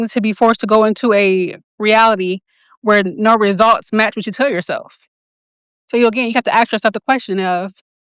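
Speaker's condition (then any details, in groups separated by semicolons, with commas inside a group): No condition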